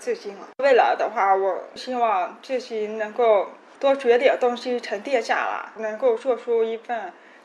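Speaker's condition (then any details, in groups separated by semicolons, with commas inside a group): Hearing impairment; registered hearing disability, hearing damaged in childhood by an accident; completed rehabilitation training, parents spoke behind back, daily word drills repeated hundreds of times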